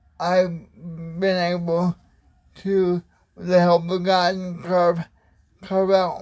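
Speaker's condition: Cerebral palsy

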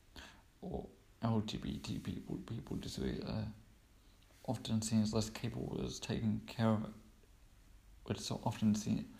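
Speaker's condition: Cerebral palsy; cerebral palsy since birth, diagnosed age two, dyspraxia, needed multiple therapies, only one therapy allowed

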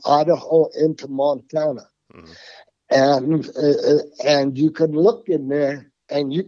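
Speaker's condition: Parkinson's; formerly voice tremor

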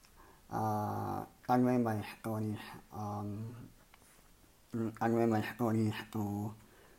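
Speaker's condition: Cleft palate and lip; ongoing speech impediment

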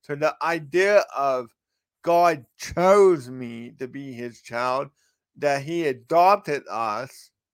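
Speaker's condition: Cerebral palsy; outward visible disability

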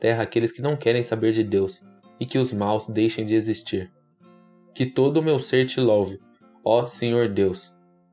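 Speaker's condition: No condition

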